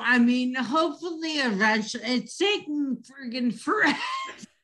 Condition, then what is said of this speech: Dysarthria. And obviously, you know, I'm still dysarthric.